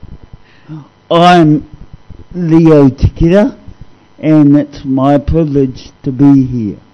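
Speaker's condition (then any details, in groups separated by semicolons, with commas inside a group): Cerebral palsy; discovered at age 2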